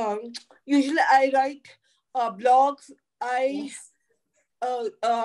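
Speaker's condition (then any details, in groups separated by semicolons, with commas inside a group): Cerebral palsy; floppy limbs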